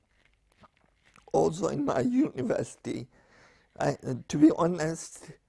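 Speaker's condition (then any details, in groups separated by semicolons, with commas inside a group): Spastic paraplegia with essential tremor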